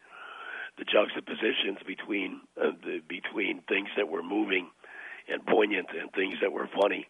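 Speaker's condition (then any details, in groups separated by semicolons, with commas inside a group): Throat cancer, partial laryngectomy; 80% of larynx removed, smoked and drank since age 12-14, since quit; about seven years after treatment, declared cured by oncologist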